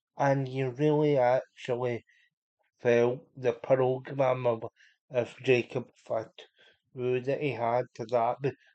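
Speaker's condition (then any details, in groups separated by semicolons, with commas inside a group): Cerebral palsy; unable to walk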